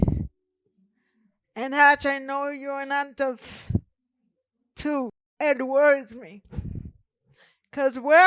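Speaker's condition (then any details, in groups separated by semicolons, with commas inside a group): Cerebral palsy; present from birth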